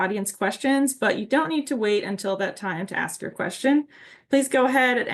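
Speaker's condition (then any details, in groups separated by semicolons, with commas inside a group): No condition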